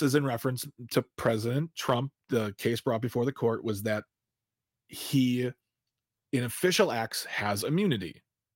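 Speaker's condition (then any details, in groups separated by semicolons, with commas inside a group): No condition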